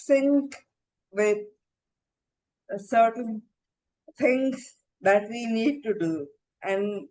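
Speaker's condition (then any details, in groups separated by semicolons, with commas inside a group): Encephalitis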